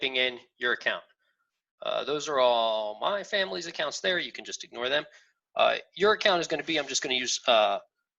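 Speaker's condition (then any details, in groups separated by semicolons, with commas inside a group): No condition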